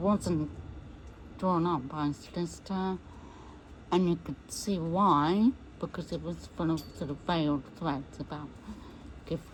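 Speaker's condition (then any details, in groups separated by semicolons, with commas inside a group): MND; voice may be difficult to understand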